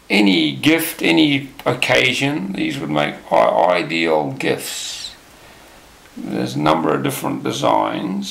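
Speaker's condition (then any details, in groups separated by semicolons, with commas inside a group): No condition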